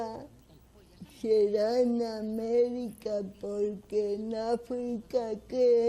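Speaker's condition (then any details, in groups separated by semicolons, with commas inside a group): Cerebral palsy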